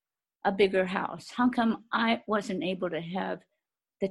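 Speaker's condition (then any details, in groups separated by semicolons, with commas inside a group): No condition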